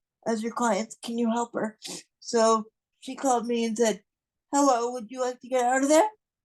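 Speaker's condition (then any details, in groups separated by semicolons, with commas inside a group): Cerebral palsy; non-progressive, will not improve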